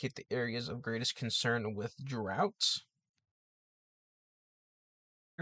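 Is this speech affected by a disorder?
No.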